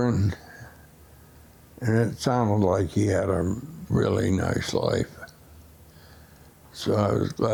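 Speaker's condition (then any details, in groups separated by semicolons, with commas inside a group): Essential tremor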